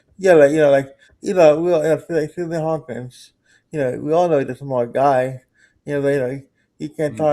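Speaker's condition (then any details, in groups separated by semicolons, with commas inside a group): Cerebral palsy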